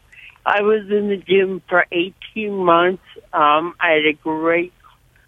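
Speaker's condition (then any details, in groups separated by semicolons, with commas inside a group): Cerebral palsy; severe cerebral palsy from birth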